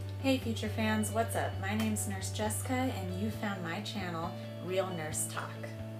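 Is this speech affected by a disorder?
No.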